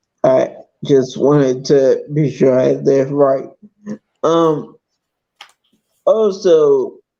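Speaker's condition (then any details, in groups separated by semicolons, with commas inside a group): Multiple sclerosis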